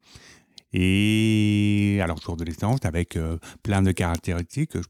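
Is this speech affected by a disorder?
Yes: profound deafness from birth; profound congenital deafness, behind-the-ear hearing aids, cued speech (LPC), sign language learned later, younger sister also deaf.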